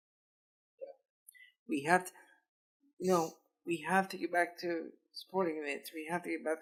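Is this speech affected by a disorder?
Yes: cerebral palsy; lifelong physical disability.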